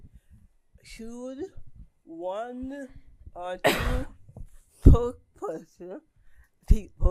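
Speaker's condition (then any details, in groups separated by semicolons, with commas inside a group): Cerebral palsy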